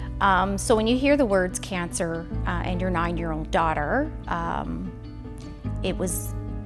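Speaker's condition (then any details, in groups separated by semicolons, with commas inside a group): No condition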